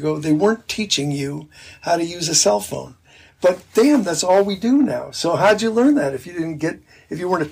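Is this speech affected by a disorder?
No.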